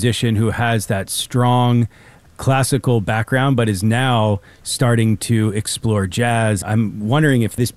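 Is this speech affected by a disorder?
No.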